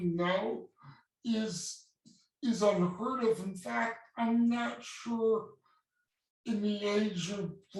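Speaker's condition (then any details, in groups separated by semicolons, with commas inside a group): Cerebral palsy; from birth, motor brain damage, all four limbs; voice slightly affected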